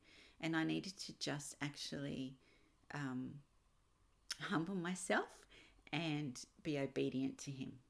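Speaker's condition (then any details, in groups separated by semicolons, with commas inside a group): No condition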